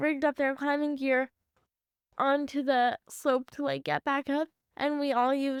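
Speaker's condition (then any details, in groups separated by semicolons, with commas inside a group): Cerebral palsy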